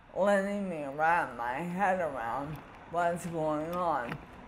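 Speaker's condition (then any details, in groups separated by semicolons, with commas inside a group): Primary lateral sclerosis; primary lateral sclerosis, motor neuron disease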